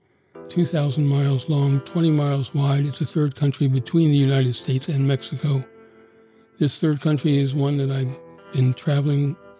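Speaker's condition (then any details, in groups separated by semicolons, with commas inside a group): Parkinson's disease; Parkinson's disease diagnosed at age 62; Parkinson's progressing rapidly, fatal a few months after recording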